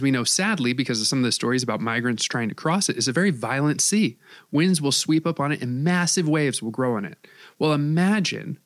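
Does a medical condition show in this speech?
No.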